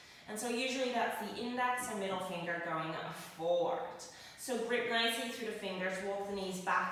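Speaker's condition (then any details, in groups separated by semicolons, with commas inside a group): No condition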